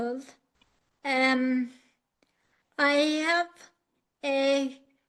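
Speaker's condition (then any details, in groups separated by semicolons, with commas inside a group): Acquired ataxia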